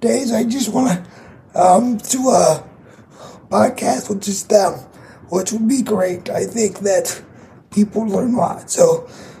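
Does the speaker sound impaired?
Yes: cerebral palsy; condition audible in voice.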